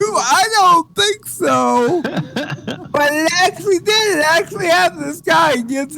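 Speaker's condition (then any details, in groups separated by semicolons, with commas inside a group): Cerebral palsy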